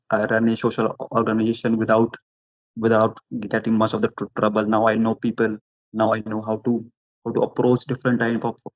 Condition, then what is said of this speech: Stuttering. Some of me, like, I will stammer less when I'm more confident.